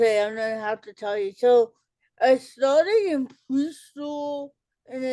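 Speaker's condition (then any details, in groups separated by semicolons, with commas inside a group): Cerebral palsy; childhood speech delay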